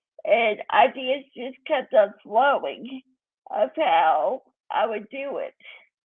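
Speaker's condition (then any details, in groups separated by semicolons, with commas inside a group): Cerebral palsy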